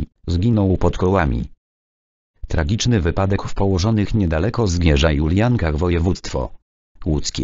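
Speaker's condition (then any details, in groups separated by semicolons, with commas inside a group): No condition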